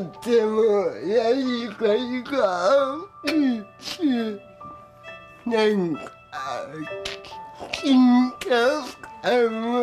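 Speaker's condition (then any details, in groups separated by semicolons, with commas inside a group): Cerebral palsy; congenital, affects hands and feet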